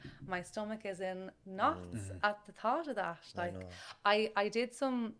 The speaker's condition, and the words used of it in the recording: Stuttering. I'm disappointed because I didn't stammer more, because had I stammered more, I actually would have felt more comfortable.